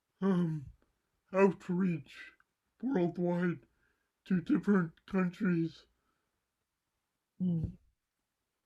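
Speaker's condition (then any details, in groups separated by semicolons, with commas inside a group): Cerebral palsy; mild left side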